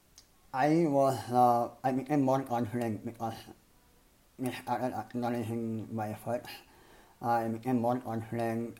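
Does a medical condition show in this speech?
Yes: cleft palate and lip; congenital cleft lip and palate, hole in upper jaw, misaligned jaws, malformed nose, repeated speech-improving surgeries; developed a very different way of speaking, ongoing speech impediment.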